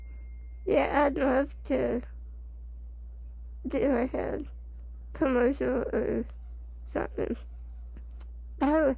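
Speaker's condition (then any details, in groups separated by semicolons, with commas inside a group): Spinal muscular atrophy type 2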